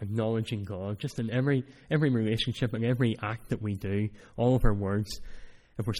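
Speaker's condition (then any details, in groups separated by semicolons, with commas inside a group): Cleft palate; speech not that clear at times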